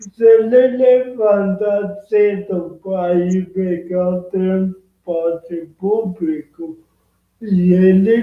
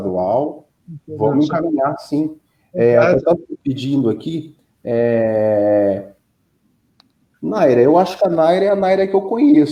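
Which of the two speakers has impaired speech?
The first: cerebral palsy; present from birth.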